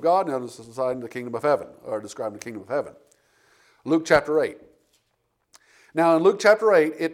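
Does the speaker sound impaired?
No.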